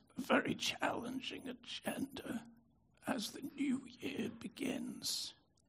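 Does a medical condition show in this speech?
Yes: spasmodic dystonia; brain disorder, prior stroke; affected voice, likened to Robert Kennedy Jr.'s voice.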